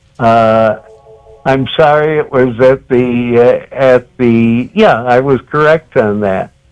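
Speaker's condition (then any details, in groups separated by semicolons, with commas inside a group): Cerebral palsy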